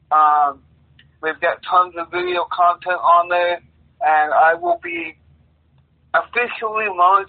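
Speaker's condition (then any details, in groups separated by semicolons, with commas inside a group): Cerebral palsy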